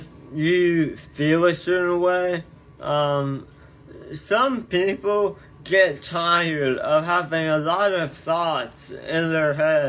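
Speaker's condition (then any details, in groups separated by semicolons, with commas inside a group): Tongue cancer surgery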